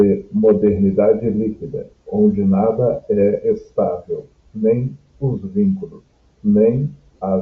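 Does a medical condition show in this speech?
No.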